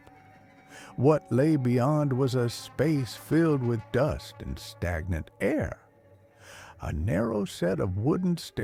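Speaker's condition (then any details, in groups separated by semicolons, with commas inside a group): No condition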